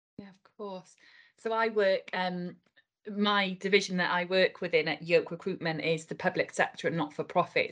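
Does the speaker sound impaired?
No.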